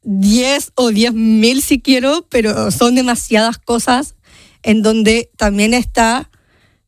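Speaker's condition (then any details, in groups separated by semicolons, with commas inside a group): Down syndrome; genetic condition, present from birth; 30 years old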